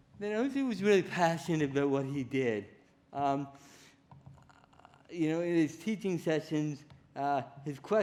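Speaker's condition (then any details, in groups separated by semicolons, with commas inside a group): Cerebral palsy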